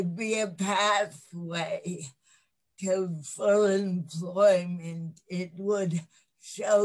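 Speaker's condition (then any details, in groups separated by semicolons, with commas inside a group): Cerebral palsy; lifelong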